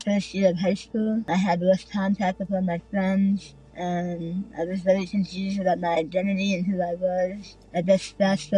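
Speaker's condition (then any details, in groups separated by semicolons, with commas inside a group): Tongue removal for cancer; no speech right after surgery, former tracheal breathing tube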